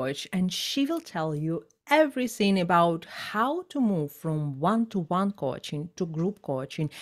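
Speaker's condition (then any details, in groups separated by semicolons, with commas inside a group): No condition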